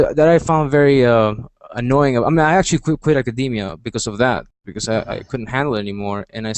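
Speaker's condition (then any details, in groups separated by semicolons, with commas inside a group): No condition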